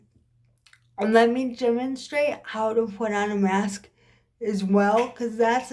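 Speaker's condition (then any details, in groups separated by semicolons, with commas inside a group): Cerebral palsy; occasional swallowing problems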